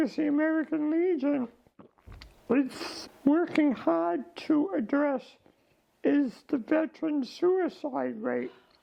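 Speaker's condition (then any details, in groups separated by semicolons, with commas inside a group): ALS; diagnosed about 15 months ago, declining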